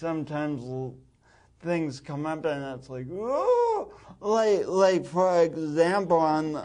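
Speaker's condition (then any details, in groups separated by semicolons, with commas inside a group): Speech impediment from birth oxygen loss; pronounced speech impediment since birth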